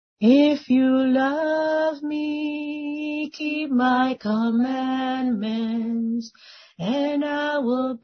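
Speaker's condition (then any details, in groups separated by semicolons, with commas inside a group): No condition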